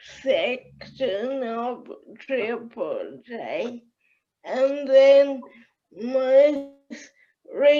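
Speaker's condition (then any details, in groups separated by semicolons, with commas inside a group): Cerebral palsy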